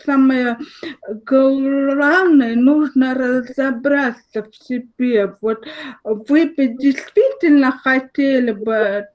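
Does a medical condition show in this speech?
Yes: cerebral palsy, spastic diplegia; more or less stable.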